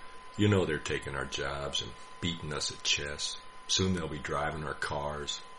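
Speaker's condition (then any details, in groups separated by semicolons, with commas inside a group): No condition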